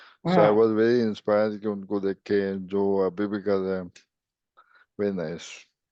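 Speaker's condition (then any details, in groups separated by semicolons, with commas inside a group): ALS; speech improved a little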